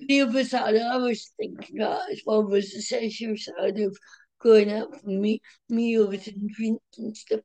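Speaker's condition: Cerebral palsy, mild

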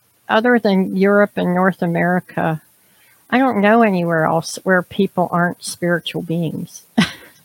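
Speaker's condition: Cleft palate, severe; experimental plastic surgery

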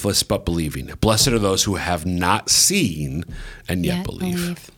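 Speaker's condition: No condition

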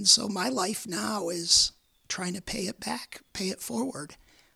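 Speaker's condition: Repeated vocal cord surgery; 25 surgeries total

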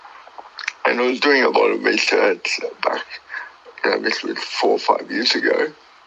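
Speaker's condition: Cerebral palsy; from birth, born two months premature, died twice at birth, brain damage; wheelchair user, much difficulty with motor function

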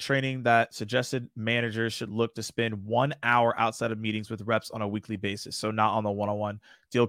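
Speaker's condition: No condition

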